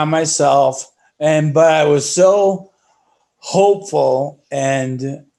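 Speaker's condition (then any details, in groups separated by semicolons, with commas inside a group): ALS; spasticity as early symptom; about two years since diagnosis, stem cell trial, slight progression; breathing affected after injection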